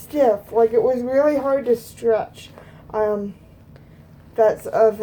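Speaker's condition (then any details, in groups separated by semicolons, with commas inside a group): Cerebral palsy; both hands affected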